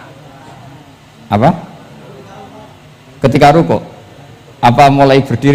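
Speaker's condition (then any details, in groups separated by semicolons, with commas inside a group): No condition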